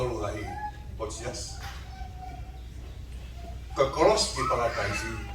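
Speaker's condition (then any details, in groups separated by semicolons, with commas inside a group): No condition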